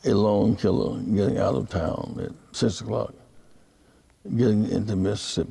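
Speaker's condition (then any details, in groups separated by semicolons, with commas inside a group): Parkinson's disease; first noticed through falls while walking, diagnosed by specialist, severe difficulty rising from chair, ignored about a year; recent diagnosis, dopamine medication four times daily, physical and occupational therapy, big stretches, exaggerated movements; speech therapy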